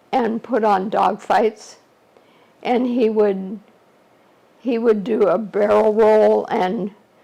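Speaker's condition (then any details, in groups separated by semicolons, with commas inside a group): ALS; shortly after diagnosis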